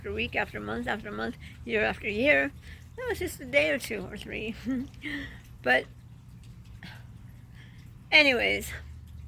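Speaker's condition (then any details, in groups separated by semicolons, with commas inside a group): Traumatic brain injury; car accident, years ago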